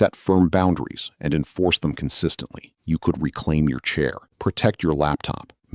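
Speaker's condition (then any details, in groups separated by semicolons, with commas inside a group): No condition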